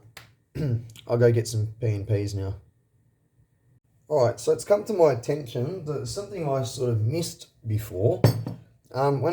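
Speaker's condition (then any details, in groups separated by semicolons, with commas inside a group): No condition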